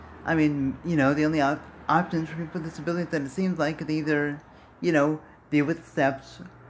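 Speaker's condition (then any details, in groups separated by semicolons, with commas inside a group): Cerebral palsy; speaks fast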